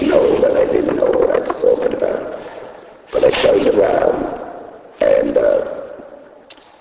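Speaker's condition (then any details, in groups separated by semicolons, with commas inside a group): Laryngectomy; voice box removed by operation, voice first lost at racetrack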